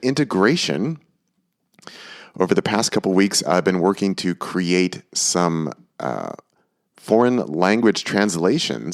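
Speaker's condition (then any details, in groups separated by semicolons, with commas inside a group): No condition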